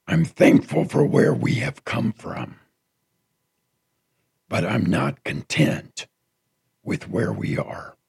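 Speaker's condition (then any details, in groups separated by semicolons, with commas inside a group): Partial laryngectomy after throat cancer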